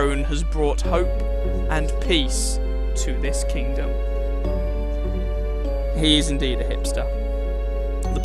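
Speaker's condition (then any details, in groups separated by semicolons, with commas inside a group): No condition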